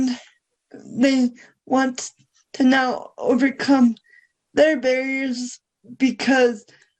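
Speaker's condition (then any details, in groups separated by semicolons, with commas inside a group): Cerebral palsy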